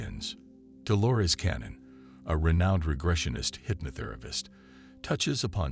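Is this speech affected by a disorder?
No.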